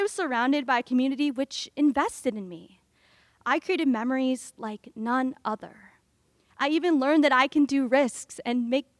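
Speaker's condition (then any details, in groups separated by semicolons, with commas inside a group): No condition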